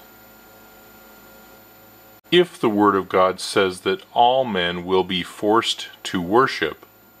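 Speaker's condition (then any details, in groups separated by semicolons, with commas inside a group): No condition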